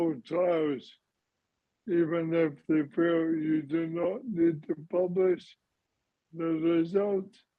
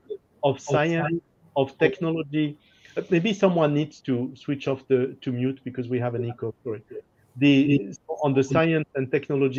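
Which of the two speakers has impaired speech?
The first: ALS / motor neurone disease; terminal, whole body affected, muscle wastage; about five years since diagnosis, needs help.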